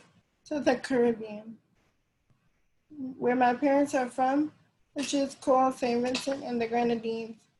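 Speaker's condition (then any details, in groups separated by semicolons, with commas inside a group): Cerebral palsy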